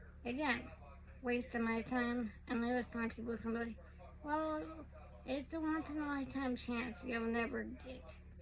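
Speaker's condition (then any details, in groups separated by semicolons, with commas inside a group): Werdnig-Hoffmann disease type 2; type 2 spinal muscular atrophy, since childhood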